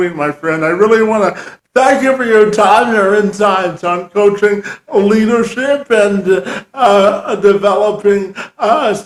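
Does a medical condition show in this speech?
Yes: cerebral palsy; from birth, affects walking.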